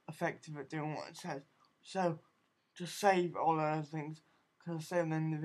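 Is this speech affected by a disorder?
Yes: cerebral palsy.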